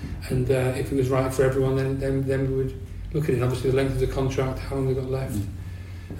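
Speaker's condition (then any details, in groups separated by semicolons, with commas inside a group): Parkinson's disease; brain lacks dopamine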